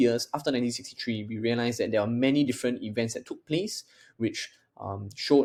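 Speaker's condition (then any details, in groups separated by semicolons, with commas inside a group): No condition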